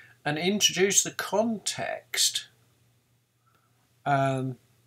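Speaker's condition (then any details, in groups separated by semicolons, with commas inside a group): No condition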